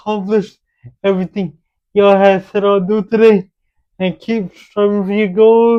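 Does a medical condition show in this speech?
Yes: cerebral palsy; with developmental delay.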